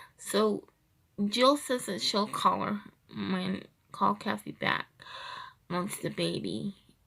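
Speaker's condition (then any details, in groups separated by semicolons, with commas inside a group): Cerebral palsy, triplegia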